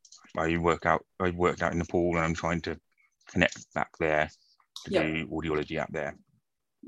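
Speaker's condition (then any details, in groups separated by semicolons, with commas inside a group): Profound deafness, acquired from meningitis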